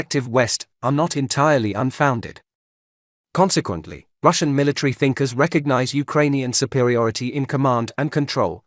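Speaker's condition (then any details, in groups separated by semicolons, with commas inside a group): No condition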